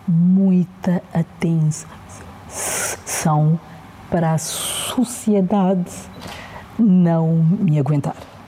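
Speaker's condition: Stuttering; fluency seen by others as varying day to day; effortful control to avoid stuttering, sometimes unavoidable, slow greetings, callers hung up, listeners must slow down; repeated sounds, blocks

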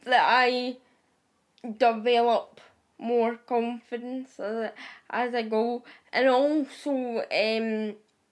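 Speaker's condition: Cerebral palsy; wheelchair user

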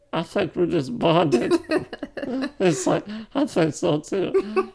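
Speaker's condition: Muscular dystrophy; life expectancy uncertain

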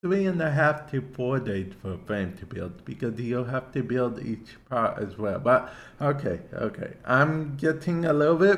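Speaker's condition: Cerebral palsy; affects speech to an extent

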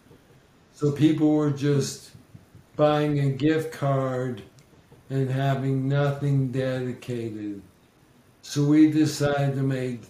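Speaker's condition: ALS; losing voice

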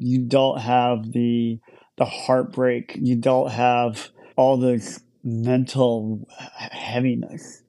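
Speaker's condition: Cleft lip and palate; congenital cleft lip and palate, large hole in mouth at birth, born in Ukraine, attributed to birthplace location

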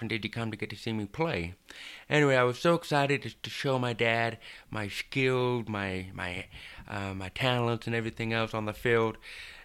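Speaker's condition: Deafness, hard of hearing

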